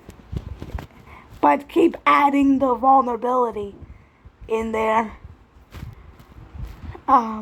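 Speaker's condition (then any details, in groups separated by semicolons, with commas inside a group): Cerebral palsy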